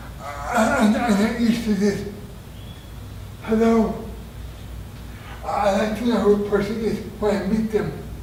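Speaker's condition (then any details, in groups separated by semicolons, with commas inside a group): Traumatic brain injury; near-fatal injury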